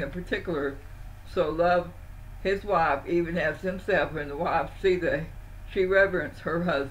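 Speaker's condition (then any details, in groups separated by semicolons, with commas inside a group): Parkinson's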